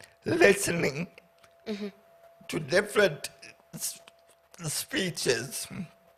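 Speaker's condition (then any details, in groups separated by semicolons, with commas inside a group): Paraplegia with essential tremor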